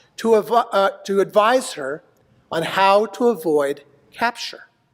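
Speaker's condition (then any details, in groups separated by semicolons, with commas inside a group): No condition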